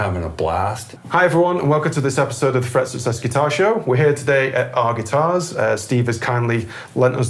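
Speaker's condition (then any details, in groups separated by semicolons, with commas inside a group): No condition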